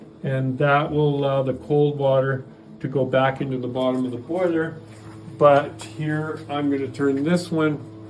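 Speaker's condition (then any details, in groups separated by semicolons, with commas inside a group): No condition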